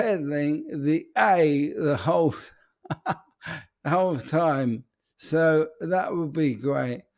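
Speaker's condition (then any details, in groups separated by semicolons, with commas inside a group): ALS; voice may sound peculiar tonight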